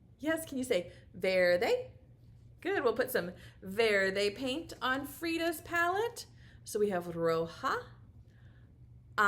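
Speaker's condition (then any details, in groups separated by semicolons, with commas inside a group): No condition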